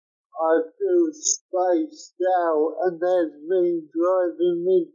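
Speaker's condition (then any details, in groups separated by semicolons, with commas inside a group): Cerebral palsy; caused by lack of oxygen to the brain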